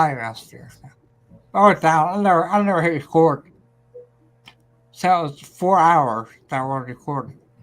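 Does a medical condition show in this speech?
Yes: ataxia; may slur speech, may sound drunk.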